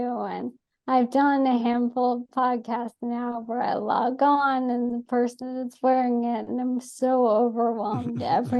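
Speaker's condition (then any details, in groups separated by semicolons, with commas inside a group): ALS; atypical case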